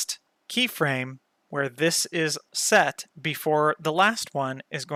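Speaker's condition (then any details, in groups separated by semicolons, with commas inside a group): No condition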